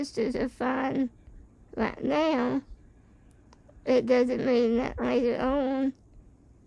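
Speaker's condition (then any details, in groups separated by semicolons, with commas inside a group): Spinal muscular atrophy type 2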